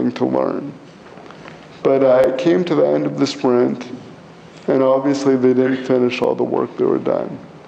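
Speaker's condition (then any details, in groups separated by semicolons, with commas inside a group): Cerebral palsy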